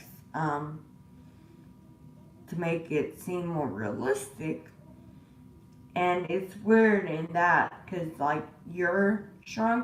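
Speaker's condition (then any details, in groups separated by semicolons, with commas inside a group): Disability causing slurred speech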